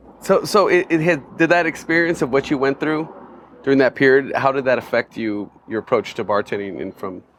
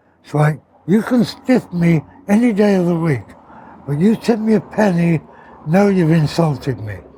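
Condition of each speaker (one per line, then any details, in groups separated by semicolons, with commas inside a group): No condition
Partial glossectomy for tongue cancer; left tongue removed, reconstructed, 17.5-hour surgery, 6 weeks radiation; about 13 years after surgery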